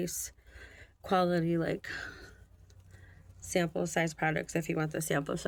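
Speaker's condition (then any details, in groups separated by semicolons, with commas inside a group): No condition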